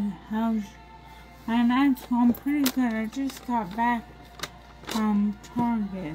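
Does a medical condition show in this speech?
Yes: brain injury.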